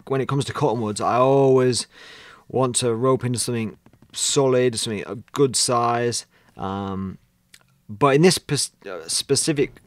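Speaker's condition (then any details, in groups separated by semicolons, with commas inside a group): No condition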